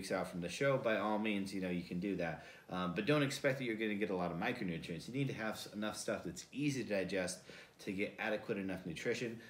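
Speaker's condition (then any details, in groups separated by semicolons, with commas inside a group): No condition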